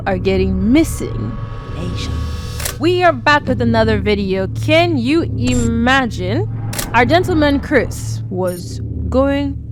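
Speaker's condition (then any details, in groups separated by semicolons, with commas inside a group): No condition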